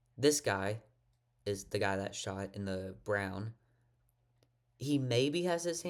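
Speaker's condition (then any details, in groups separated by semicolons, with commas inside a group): No condition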